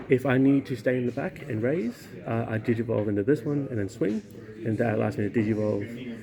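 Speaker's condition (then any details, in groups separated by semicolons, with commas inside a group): No condition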